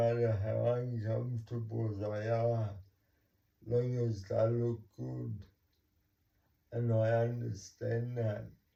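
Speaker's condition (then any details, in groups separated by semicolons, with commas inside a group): Cerebral palsy; talks slowly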